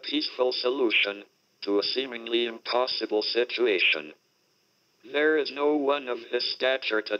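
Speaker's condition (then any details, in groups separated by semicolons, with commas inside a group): Motor neuron disease (ALS), speech-generating device; diagnosed during phd at cambridge university, progressive weakness, muscle wastage, walking difficulty; body hardly works at all, bodily discomfort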